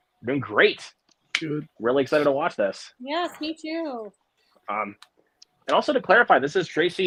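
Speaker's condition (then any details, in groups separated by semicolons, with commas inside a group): No condition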